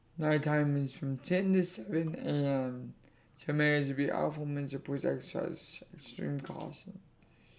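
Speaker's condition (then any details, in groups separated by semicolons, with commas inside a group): Cerebral palsy; affects legs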